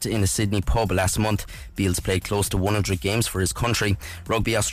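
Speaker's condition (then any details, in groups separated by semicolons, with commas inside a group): No condition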